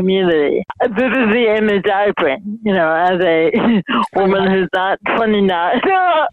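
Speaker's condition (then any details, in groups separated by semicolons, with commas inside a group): Mild cerebral palsy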